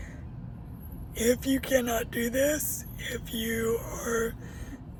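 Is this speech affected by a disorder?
Yes: cerebral palsy; uses a wheelchair.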